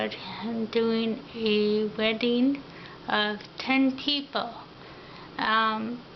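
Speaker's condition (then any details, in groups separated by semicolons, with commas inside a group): Ataxia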